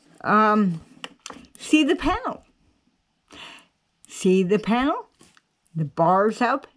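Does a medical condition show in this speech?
Yes: cerebral palsy.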